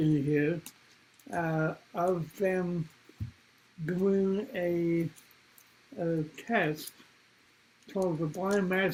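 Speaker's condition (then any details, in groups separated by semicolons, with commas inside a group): Cerebral palsy; from birth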